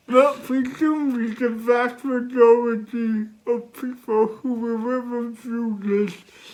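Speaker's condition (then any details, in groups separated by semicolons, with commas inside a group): Cerebral palsy; respiratory complications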